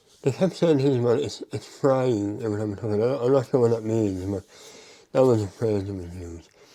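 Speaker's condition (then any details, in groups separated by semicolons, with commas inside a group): Mouth cancer; altered speech after surgery, more resonance when nasal opening blocked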